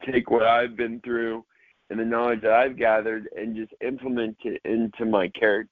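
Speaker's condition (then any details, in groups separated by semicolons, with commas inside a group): Cerebral palsy, mild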